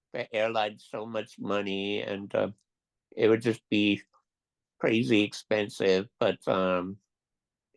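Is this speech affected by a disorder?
Yes: Duchenne muscular dystrophy.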